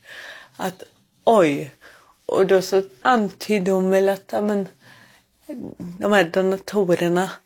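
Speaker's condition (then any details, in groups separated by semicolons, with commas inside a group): Cerebral palsy; balance difficulty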